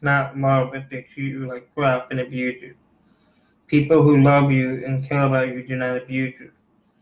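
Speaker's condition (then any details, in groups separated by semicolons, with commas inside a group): Cerebral palsy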